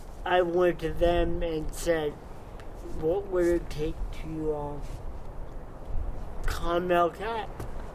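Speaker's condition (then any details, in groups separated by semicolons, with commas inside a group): Cerebral palsy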